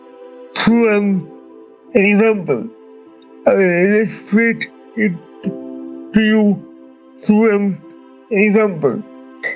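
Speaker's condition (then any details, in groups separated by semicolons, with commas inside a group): Cerebral palsy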